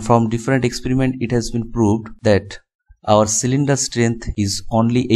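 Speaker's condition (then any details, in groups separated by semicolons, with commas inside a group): No condition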